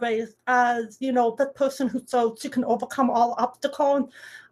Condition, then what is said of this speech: Deafness. And then when I would begin talking in response, they would get my accent and they would realize, oh, wait.